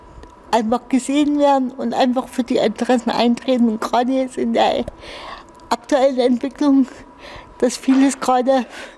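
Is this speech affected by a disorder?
Yes: infantile cerebral palsy; childhood brain damage since birth, spastic, cramps, limitations in all areas.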